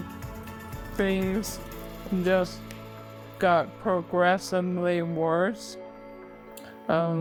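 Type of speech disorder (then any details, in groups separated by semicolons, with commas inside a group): Bulbar dysarthria; bulbar-onset ALS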